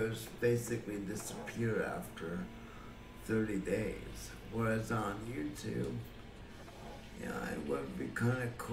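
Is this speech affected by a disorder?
Yes: cerebral palsy; affects muscle coordination.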